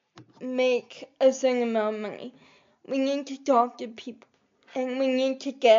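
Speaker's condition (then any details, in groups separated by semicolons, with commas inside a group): Cerebral palsy; able to articulate and speak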